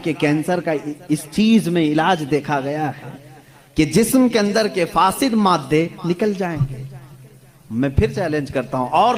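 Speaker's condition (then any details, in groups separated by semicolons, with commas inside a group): No condition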